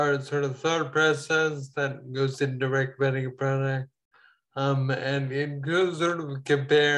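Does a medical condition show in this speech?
Yes: ataxia; falls.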